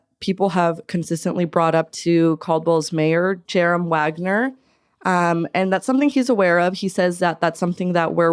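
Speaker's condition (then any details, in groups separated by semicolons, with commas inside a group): No condition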